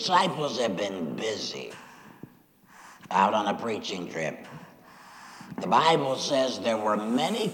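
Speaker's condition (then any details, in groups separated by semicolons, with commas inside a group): Laryngectomy after throat cancer; recurred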